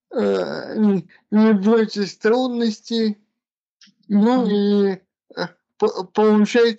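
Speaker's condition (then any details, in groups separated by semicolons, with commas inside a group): Cerebral palsy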